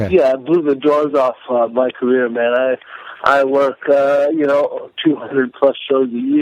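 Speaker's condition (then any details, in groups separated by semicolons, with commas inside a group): Cerebral palsy; may sound drunk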